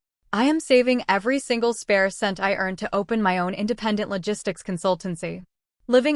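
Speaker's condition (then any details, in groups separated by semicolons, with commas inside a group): No condition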